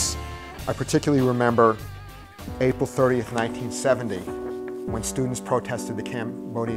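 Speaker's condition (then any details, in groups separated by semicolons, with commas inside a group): No condition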